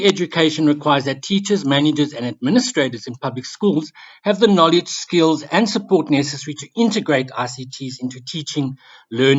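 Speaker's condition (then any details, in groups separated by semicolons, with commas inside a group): No condition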